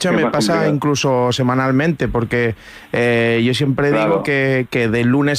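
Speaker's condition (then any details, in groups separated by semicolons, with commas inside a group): No condition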